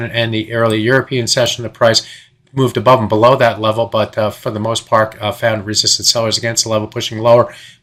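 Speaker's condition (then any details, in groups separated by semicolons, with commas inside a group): No condition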